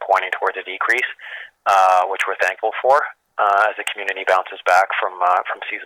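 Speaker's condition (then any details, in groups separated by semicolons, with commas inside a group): No condition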